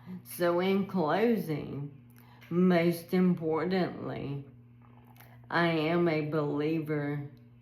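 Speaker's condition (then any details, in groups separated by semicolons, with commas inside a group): ALS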